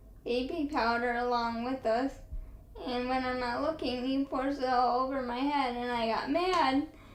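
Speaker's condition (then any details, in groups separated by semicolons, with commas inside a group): Cerebral palsy; diagnosed early childhood, childhood therapy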